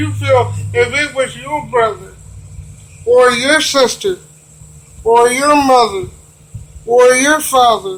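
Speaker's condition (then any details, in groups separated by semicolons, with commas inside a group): Cerebral palsy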